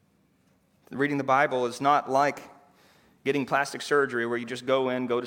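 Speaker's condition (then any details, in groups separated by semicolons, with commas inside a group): No condition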